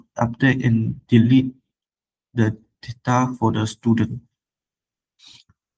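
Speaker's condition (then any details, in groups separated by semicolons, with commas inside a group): No condition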